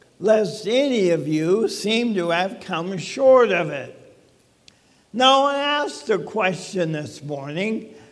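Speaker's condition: ALS; talking funny

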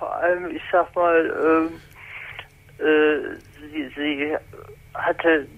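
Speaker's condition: Spastic paralysis since birth; writing or holding full glass looks drunk to outsiders

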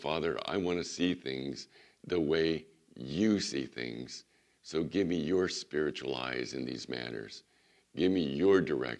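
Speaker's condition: Vocal cord surgery recovery; resting voice

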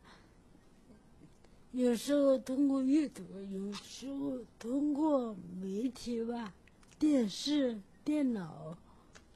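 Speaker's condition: Cerebral palsy; from birth, breech delivery with oxygen deprivation, impaired mobility, handwriting very difficult; unclear articulation, self-described in own poem

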